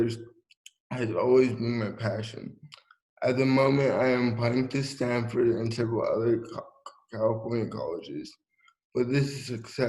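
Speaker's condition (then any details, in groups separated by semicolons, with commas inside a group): Cerebral palsy; from birth after resuscitation, affects speech, walking, motor function; speech audibly affected, no speech or self-feeding in childhood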